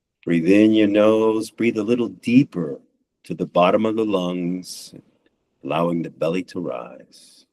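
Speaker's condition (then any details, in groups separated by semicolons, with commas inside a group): No condition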